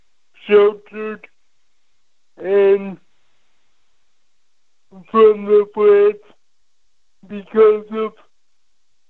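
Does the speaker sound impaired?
Yes: cerebral palsy; from birth, neuromuscular deficits affecting all daily activities, brain functions normally, past back surgery, opioids for pain; age 25, CBD and whole plant relax muscles, hands open better about three days; muscles very stiff especially when nervous, words repeated and clarified by relay operator.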